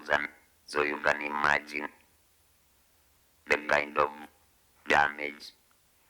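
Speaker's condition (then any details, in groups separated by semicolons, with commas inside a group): Throat cancer, voice box removed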